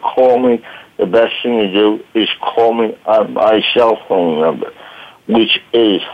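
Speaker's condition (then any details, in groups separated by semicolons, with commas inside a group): Voice box damage from tracheostomy; fire at 30, medic's trach tube damaged voice box, traumatic brain injury, 1-2 week coma; about 35 years since injury, past therapy and psychiatrists; lasting physical voice challenge from damaged voice box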